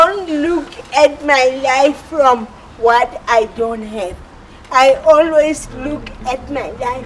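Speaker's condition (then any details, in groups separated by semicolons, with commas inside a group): Cerebral palsy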